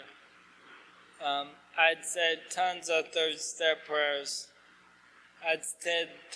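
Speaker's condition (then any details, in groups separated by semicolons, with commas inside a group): ALS; asked to talk slower, clearer, losing voice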